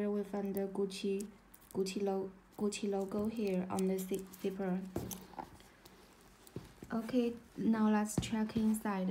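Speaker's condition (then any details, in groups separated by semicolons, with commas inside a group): No condition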